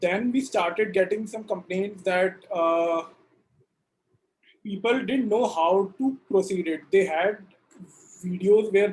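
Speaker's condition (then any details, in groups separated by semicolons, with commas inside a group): Stuttering; stuttering since childhood; learned techniques from co-founder meet, gained some confidence, first user of StammerAI exercises; blocks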